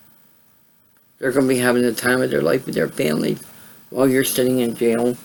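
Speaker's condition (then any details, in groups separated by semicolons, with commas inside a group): Cerebral palsy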